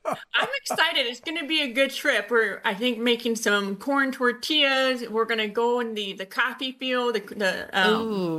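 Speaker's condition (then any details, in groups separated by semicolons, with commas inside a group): Usher syndrome, born deaf; Usher syndrome type 2, born deaf or hard of hearing, hearing aids from age 2, vision loss, diagnosed age 19; no balance issues, uses hearing aids, signs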